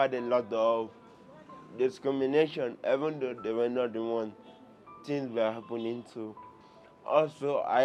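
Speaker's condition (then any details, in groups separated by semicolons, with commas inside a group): Cerebral palsy; teenager, improved with therapy, does home exercises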